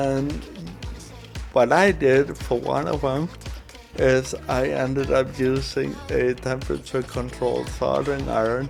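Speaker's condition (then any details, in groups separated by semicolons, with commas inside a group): Cerebral palsy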